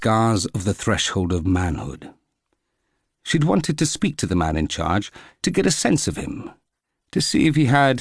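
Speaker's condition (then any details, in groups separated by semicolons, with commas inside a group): No condition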